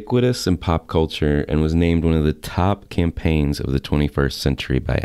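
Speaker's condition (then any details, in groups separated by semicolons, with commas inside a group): No condition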